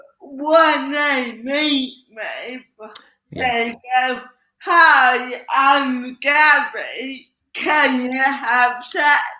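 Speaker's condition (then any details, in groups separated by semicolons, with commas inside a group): Cerebral palsy; slow speech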